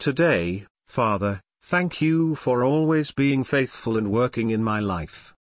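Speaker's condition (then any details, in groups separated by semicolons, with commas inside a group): No condition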